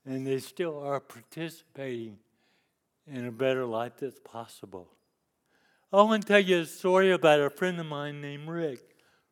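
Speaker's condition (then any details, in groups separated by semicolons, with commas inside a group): Cerebral palsy; lifelong disability since youth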